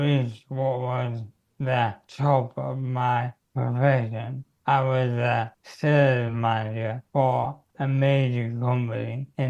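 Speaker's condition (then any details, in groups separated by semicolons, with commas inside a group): Motor neurone disease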